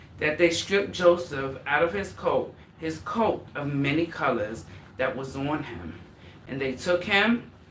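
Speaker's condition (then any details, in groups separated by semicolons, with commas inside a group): No condition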